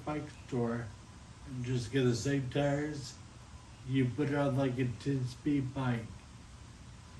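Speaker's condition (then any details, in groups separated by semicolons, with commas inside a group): Friedreich's ataxia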